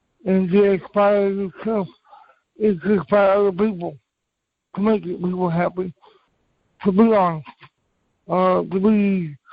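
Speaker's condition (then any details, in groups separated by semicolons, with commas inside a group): Cerebral palsy; from birth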